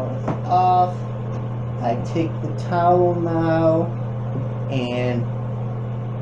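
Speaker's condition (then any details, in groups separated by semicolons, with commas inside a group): Cerebral palsy; affects feet and gait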